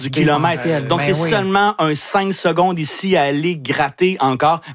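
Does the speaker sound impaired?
No.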